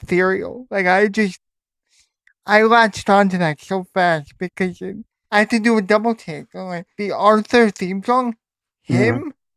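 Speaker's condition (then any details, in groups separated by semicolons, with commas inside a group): Cerebral palsy; since birth, uses wheelchair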